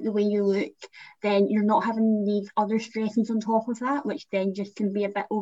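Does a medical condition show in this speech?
Yes: cleft palate, Van der Woude syndrome; condition transcribed as Vanderbilt, congenital cleft palate, lip pits; adult, ongoing cleft team care, past operations needing time off work; often not understood by new people, cannot say s sounds, stutters or says nothing when flustered.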